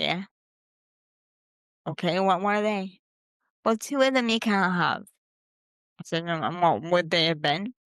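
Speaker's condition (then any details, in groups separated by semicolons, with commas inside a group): Cerebral palsy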